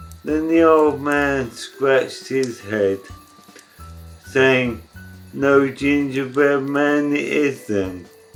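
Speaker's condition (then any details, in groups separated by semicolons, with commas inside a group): ALS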